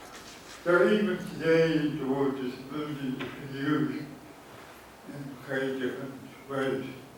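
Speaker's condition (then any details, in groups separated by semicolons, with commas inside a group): Cerebral palsy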